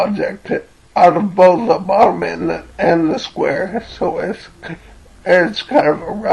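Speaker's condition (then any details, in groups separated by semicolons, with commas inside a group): Cerebellar ataxia from brain tumour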